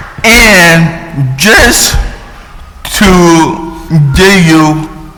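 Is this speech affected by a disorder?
Yes: cerebral palsy.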